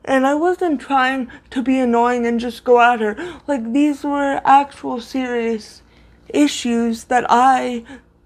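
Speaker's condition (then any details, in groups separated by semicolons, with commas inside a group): Cerebral palsy, severe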